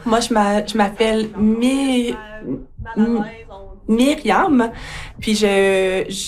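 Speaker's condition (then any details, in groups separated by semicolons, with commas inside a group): Stuttering; stuttering since age 6; small voice for most of life; repeated sounds, prolonged sounds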